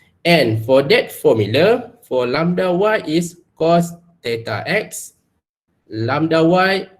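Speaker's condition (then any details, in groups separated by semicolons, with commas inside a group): No condition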